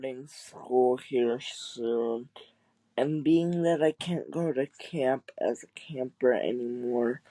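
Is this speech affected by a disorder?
Yes: cerebral palsy; wheelchair user.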